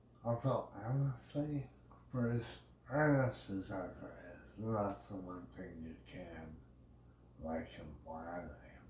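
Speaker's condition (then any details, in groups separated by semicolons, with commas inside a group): Brain injury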